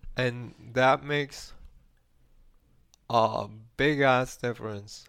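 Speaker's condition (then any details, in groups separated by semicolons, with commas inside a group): ALS; cannot walk, Tobii eye-gaze texting, night ventilator, very low lung capacity, declines tracheostomy, acute hearing; voice got weaker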